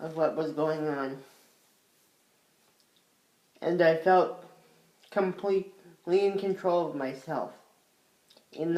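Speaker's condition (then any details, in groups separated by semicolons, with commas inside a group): Cerebral palsy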